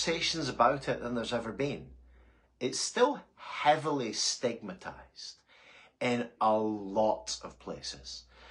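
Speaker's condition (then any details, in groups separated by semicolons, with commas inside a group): No condition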